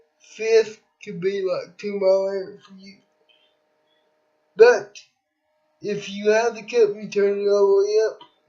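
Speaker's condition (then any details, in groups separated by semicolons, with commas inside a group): Cerebral palsy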